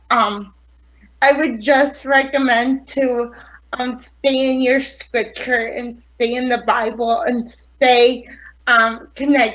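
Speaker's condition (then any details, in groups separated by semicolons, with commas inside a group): Cerebral palsy; affects fine motor skills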